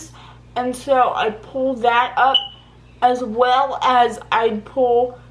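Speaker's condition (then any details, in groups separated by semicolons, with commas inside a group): Cerebral palsy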